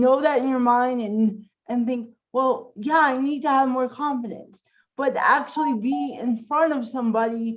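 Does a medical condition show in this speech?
Yes: cerebral palsy.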